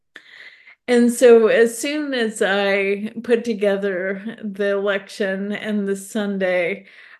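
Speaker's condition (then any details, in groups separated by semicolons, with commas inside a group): ALS; progressive neurological disease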